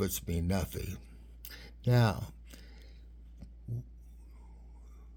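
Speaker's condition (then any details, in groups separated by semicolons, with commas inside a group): Parkinson's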